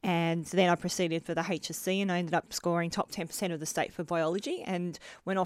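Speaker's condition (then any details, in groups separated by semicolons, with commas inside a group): Bilateral cleft lip and palate; adult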